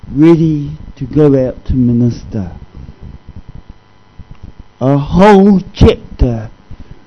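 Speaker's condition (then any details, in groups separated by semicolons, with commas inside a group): Cerebral palsy; discovered at age 2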